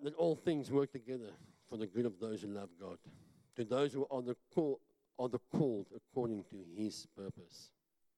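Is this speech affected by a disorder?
Yes: cleft palate; talks funny, self-described.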